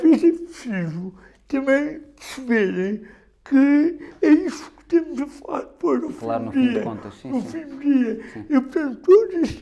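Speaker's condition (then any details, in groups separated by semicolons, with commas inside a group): Cerebral palsy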